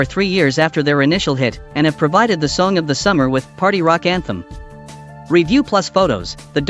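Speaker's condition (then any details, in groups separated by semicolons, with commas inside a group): No condition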